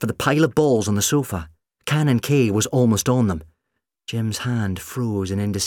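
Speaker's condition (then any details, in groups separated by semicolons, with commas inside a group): No condition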